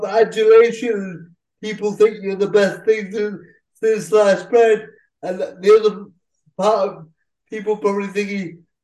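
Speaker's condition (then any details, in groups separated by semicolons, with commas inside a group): Cerebral palsy; cerebral palsy since childhood, uses a wheelchair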